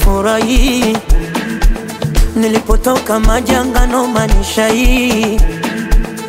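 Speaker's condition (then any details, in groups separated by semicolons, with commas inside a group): No condition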